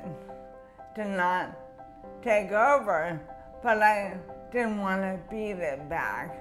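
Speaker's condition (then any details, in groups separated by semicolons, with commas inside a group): Primary lateral sclerosis; primary lateral sclerosis, motor neuron disease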